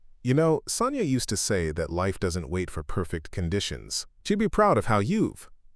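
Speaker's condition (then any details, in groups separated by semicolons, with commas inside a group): No condition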